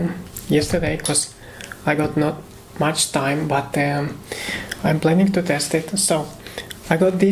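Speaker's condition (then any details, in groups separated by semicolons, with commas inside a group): No condition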